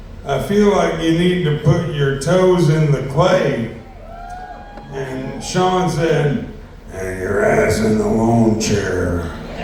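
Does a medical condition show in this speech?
Yes: ALS; neurodegenerative.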